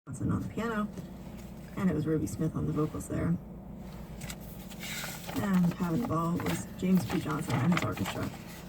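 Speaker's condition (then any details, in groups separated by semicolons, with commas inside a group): No condition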